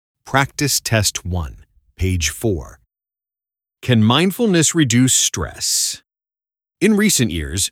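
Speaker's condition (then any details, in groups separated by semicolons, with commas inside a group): No condition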